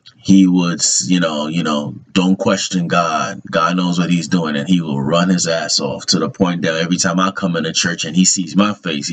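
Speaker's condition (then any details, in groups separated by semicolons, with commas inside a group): No condition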